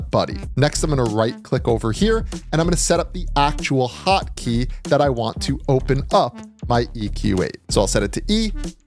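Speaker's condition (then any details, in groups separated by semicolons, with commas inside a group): No condition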